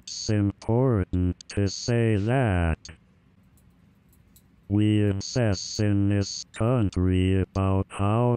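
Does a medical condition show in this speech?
Yes: amyotrophic lateral sclerosis; bulbar onset.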